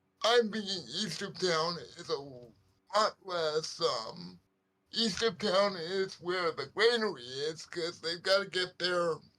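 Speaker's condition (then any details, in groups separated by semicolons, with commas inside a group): Cerebral palsy; right side weaker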